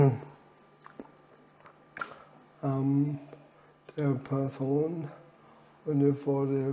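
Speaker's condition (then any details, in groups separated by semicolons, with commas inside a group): Amyotrophic lateral sclerosis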